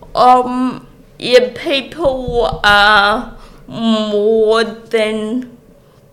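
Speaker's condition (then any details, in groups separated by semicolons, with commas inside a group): Cerebral palsy; childhood physiotherapy and speech therapy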